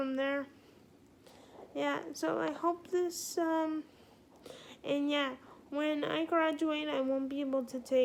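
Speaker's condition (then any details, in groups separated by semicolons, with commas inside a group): Cerebral palsy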